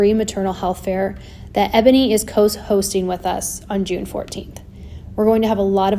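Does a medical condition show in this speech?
No.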